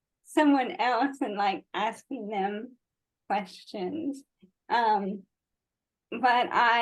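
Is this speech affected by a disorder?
Yes: ALS; slow progressing form.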